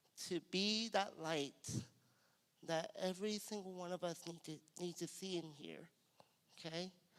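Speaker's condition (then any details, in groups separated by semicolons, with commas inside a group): Cerebral palsy; cerebral palsy, from birth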